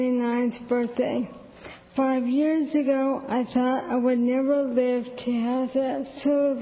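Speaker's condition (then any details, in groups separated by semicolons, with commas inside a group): ALS; 4-5 years since diagnosis, progressing, frequent falls, impaired gait, balance; speech and swallowing impaired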